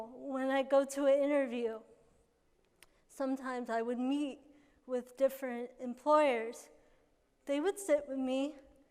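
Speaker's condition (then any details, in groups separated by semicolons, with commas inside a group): Cerebral palsy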